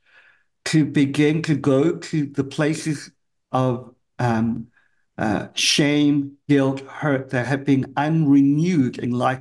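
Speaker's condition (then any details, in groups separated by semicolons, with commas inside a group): Cleft palate; congenital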